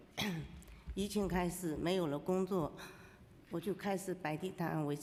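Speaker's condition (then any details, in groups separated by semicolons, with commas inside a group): No condition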